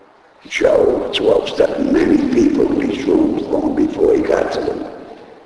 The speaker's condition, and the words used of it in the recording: Laryngectomy. So I got, when I got had an operation, they took my voice box out.